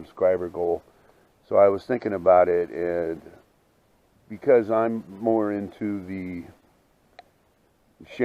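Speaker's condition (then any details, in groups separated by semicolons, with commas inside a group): No condition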